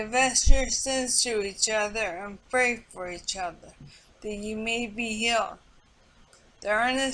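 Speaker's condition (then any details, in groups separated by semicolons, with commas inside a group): Multiple sclerosis; speech affected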